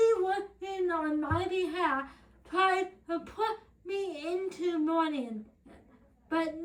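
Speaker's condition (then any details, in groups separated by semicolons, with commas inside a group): Cerebral palsy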